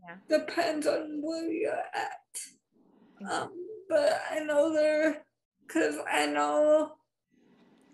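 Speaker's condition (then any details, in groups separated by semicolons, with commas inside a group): Spastic cerebral palsy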